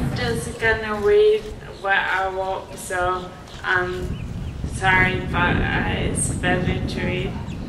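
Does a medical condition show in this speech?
Yes: traumatic brain injury; fall from horse, month-long coma; in recovery, therapeutic riding.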